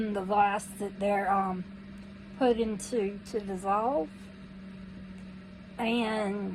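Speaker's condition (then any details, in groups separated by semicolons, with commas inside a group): Cerebral palsy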